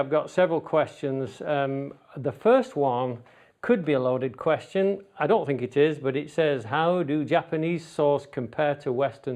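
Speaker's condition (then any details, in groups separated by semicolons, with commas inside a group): No condition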